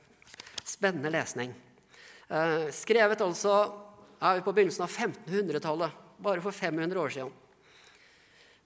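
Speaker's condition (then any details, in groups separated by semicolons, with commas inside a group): No condition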